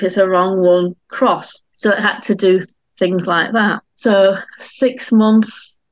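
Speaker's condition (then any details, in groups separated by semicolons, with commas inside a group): Aphasia after stroke; stroke with blood clot removed at LGI, coma for a day, right side weakness, wheelchair, stairlift; 7.5 years post stroke, speech therapy with Catherine, React computer therapy, reads a little, aphasia card; difficulty speaking and following conversations, reading and writing slow, early only single words, significant recovery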